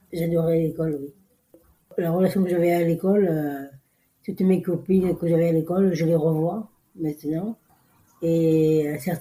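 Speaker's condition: Down syndrome; congenital

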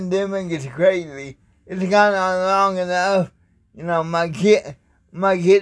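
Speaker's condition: Cerebral palsy

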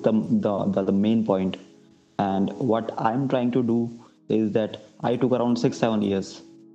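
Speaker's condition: Stammering; past avoidance of presentations and self-introductions, accepts own stammer since Indian Stammering Association annual conference; sometimes stretches initial s sounds, as in sssstart; repeated sounds, repeated words

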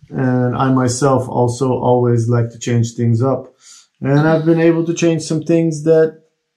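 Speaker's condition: No condition

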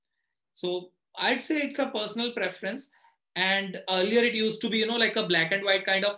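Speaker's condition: No condition

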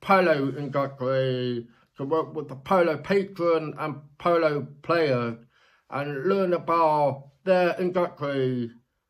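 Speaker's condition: Deafness; born deaf, childhood speech therapy at John Tracy speech therapy school in US

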